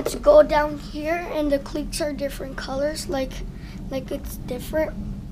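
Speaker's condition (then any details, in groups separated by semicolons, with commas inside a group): No condition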